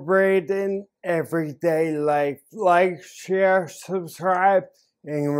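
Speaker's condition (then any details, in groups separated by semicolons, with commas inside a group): Ataxia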